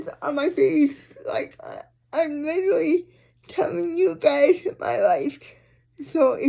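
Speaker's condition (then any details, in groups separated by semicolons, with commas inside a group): Cerebral palsy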